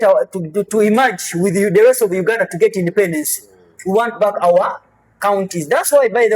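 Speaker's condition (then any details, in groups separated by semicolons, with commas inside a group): No condition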